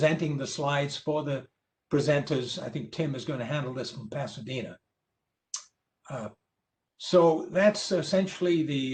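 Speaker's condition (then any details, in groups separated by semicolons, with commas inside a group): No condition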